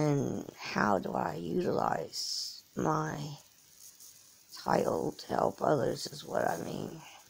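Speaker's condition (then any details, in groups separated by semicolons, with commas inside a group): Cerebral palsy; from birth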